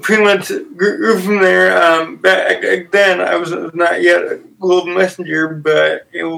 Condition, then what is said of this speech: Stuttering. And he says in his speech, too, how he is a severe stutterer, has been a severe stutterer.